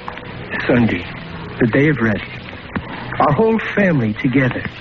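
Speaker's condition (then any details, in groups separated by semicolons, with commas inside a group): No condition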